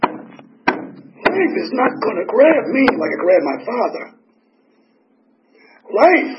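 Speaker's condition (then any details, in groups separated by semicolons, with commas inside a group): Tracheotomy; tracheotomy for 4 years, 8 surgeries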